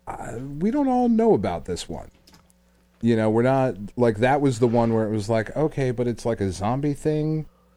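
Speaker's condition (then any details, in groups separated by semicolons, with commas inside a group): No condition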